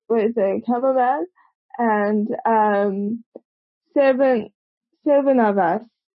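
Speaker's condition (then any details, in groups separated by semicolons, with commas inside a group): Cerebral palsy; present from birth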